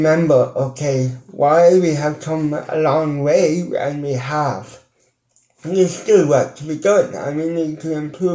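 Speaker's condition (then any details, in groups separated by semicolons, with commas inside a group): Cerebral palsy; mild, ataxic type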